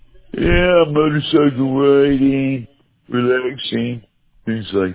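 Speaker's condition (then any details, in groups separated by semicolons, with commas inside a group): Trouble speaking, mild; a little trouble speaking, asks listener to bear with him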